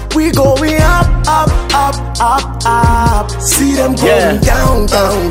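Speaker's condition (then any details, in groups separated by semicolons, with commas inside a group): No condition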